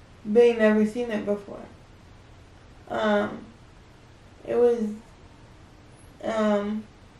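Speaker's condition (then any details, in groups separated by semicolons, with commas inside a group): Cerebral palsy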